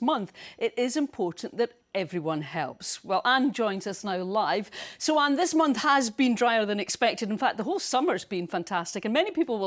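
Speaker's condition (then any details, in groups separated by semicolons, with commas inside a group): No condition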